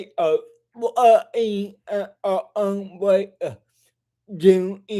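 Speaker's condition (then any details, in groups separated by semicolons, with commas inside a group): Cerebral palsy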